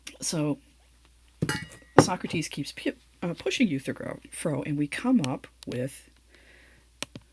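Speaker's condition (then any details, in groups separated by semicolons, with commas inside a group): No condition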